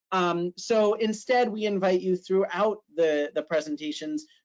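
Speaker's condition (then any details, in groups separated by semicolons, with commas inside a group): No condition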